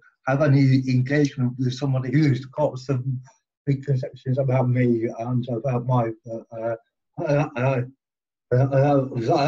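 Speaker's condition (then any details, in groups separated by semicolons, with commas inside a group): Cerebral palsy; present from birth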